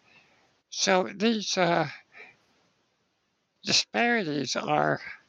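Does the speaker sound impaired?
Yes: spinal muscular atrophy; spinal muscular atrophy from birth, muscle weakness, lifelong wheelchair use.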